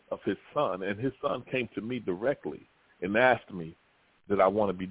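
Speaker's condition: No condition

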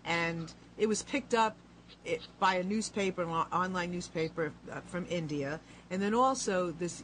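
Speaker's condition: No condition

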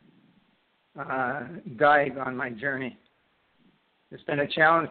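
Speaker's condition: Parkinson's disease; left side onset

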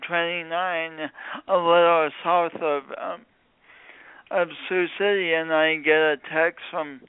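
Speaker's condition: Speech impediment from birth injury; since birth

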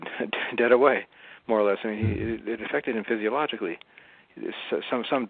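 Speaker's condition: Parkinson's disease; diagnosed while still working, some years before recording

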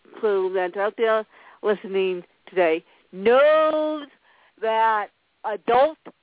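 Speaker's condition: Cerebral palsy; speech impediment from brain bleeds

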